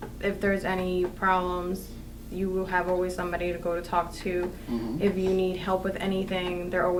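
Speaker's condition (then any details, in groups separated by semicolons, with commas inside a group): No condition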